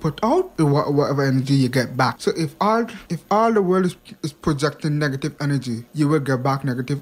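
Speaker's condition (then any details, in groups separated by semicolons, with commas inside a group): Hearing impairment; past speech impediment, ongoing hearing loss; speech impediment overcome through much speech practice and focused listening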